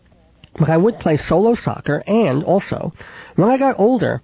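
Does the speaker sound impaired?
Yes: cleft palate with lisp, cleft lip and palate, mild; could not nurse.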